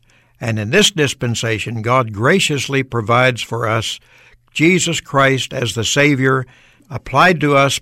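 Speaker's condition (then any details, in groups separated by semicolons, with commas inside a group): No condition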